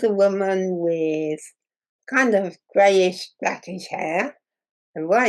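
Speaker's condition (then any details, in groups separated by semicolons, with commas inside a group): Muscular dystrophy; progressive muscle wasting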